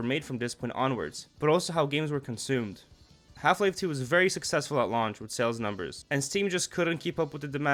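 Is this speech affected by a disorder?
No.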